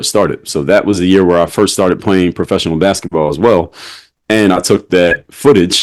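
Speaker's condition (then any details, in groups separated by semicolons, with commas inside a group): No condition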